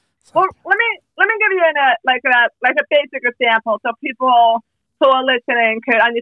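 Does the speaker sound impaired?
Yes: hearing loss, speech impediment, mild; hearing impairment since birth, relies on lip reading, not deaf, needs clear masks and subtitles; little bit of a speech impediment, speaks better than in childhood; voice sounds different, had intensive speech therapy.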